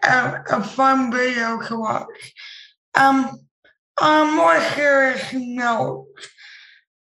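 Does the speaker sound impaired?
Yes: impaired speech; speech disability; described as speech disabled.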